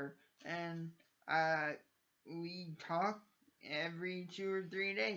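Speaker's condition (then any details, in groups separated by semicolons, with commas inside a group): Cerebral palsy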